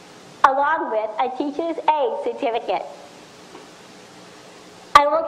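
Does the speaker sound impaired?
Yes: Down syndrome; extra chromosome; speech problems.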